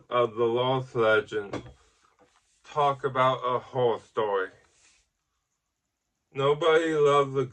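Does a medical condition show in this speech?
Yes: ataxic cerebral palsy.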